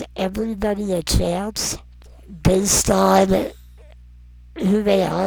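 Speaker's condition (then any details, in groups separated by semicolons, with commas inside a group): Non-progressive muscular dystrophy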